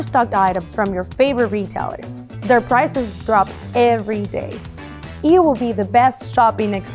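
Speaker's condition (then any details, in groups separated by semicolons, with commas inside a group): No condition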